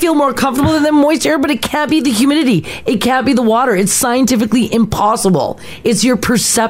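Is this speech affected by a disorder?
No.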